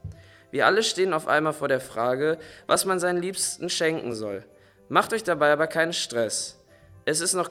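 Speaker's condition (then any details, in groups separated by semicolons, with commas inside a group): No condition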